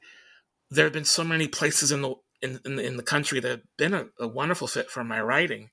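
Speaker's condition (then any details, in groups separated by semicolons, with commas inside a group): Stutter; stuttering during conversation; repeated sounds, repeated words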